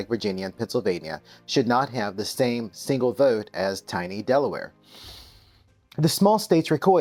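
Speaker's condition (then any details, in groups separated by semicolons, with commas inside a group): No condition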